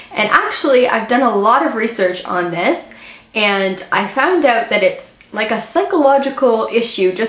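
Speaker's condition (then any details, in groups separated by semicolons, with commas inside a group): No condition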